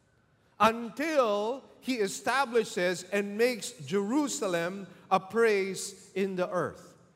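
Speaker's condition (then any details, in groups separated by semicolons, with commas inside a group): No condition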